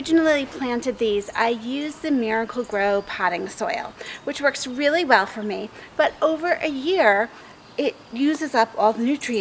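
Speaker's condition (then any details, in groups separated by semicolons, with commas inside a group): No condition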